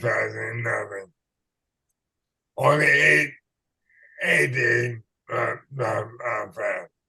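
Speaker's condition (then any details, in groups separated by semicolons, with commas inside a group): ALS/MND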